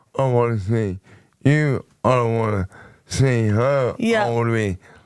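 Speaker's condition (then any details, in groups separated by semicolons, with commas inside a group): Motor neurone disease; voice became very nasal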